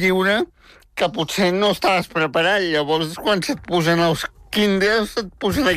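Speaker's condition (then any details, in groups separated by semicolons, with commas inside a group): Spastic tetraplegic cerebral palsy; from birth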